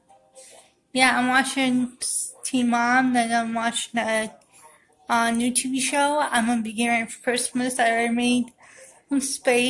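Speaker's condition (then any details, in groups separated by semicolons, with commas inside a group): Cerebral palsy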